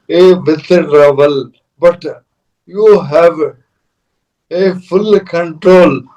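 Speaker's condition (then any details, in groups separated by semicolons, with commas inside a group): ALS / motor neuron disease, severe; speech very severely affected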